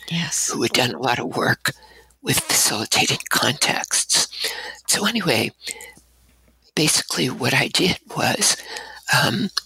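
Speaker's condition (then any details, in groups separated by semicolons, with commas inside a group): Abductor spasmodic dysphonia; voice lost shouting over rock music, diagnosed Fresno State, two damaging surgeries, last 12 years ago; significant vocal tremor since last surgery, breathiness from vocal folds opening involuntarily; staccato speaking style, shaky tremor when syllables lengthened, voice worse during university years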